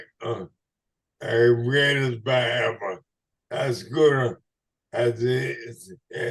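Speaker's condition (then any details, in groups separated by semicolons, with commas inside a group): ALS/MND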